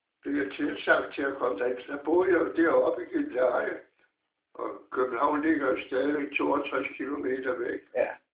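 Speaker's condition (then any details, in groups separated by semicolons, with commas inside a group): Parkinson's disease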